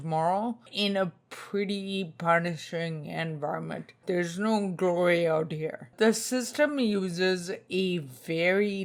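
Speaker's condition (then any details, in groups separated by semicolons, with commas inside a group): Spinocerebellar ataxia type 2, SCA2; tongue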